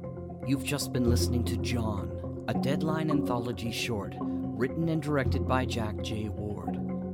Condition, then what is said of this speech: No condition.